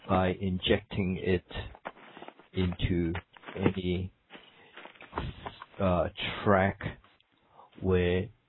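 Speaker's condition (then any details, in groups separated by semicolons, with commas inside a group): No condition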